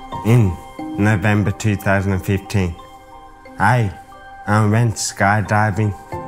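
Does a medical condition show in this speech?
Yes: severe traumatic brain injury; skydiving accident; about 7 years since injury, wheelchair.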